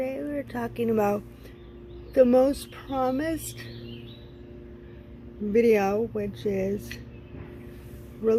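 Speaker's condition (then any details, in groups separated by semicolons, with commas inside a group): Cerebral palsy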